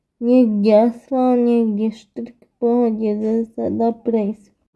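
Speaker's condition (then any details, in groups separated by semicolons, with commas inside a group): Cerebral palsy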